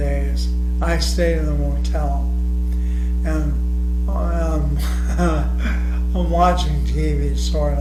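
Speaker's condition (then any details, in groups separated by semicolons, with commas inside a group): ALS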